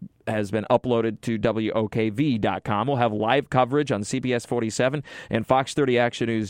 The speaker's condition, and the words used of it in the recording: No condition.